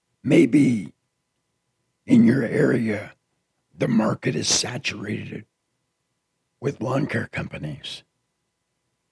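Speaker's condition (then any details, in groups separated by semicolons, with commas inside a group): Partial laryngectomy after throat cancer; throat cancer survivor, half of larynx removed, one vocal cord remaining; raspy voice left by cancer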